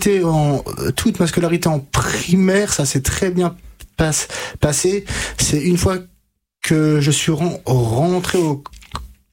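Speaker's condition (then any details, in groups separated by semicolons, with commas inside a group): Stuttering; onset age 5-6, severe until 20, no childhood therapy, stuttering therapist Catherine Daubier in Nancy from age 20-22; age 33, about 27-28 years since onset, several years of speech therapy done, fluency techniques learned; blocks and repetitions, formerly blocked in every sentence, once could not read aloud, formerly signed with fingers; repeated sounds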